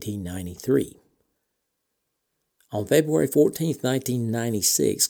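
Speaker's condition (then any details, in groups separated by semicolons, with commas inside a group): No condition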